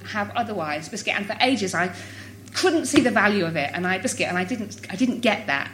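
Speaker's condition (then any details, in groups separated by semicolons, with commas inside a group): Tourette's syndrome; neurological tic disorder, believed inherited, tics since about age six, intensified in early twenties; tics highly noticeable, fluctuate and change over life; frequent vocal tics interrupting sentences, hedgehog, random phrases, occasional swearing, noises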